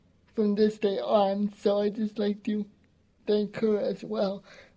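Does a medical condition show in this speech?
Yes: cerebral palsy; mostly physical disability, wheelchair user, fatigues quickly, age 17; gentle, calm, strong voice.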